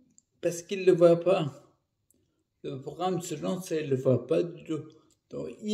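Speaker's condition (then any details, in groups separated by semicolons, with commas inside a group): Primary progressive multiple sclerosis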